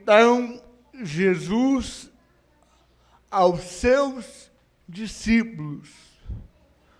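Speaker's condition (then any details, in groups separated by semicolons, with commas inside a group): Cerebral palsy; no speech as child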